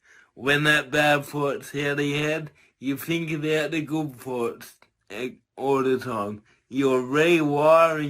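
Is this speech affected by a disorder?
Yes: cerebral palsy; from birth, tight muscles.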